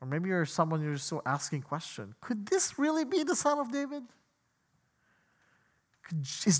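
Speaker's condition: No condition

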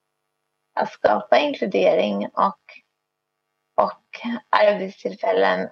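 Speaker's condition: Cerebral palsy, spastic

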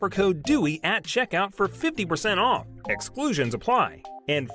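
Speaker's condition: No condition

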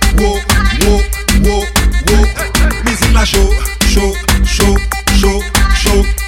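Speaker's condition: No condition

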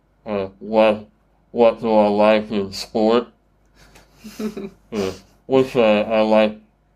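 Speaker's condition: Treacher Collins syndrome; bone conduction hearing aids

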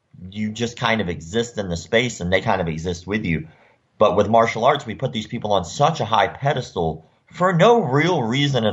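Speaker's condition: Cleft lip and palate; facial scars from surgeries

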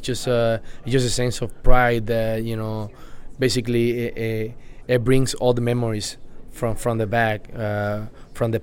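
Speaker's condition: No condition

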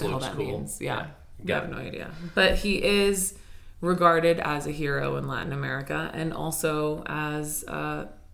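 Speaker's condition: No condition

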